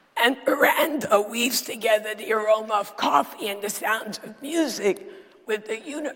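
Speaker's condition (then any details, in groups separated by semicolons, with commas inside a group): Dysphonia; dysphonia diagnosed about a decade ago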